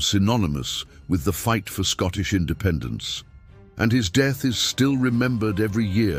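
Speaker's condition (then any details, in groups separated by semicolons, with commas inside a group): No condition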